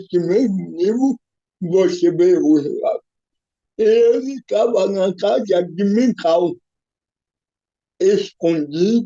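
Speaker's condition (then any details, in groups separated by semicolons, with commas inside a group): Cerebral palsy; physical disability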